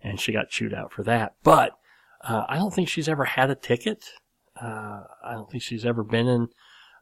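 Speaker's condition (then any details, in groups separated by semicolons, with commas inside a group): Cleft lip and palate; nose still slightly crooked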